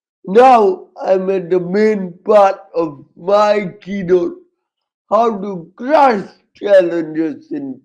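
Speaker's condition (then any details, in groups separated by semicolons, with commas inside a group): Cerebral palsy, severe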